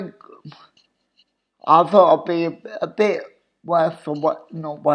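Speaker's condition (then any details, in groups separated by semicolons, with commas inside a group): Cerebral palsy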